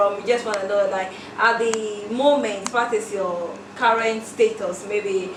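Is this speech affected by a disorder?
No.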